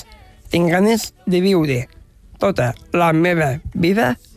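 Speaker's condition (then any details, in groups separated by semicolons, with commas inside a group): Down syndrome; adult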